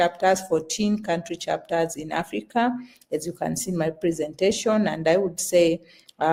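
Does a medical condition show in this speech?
No.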